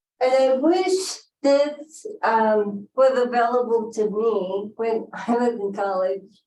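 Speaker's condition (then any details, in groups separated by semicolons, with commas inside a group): Cerebral palsy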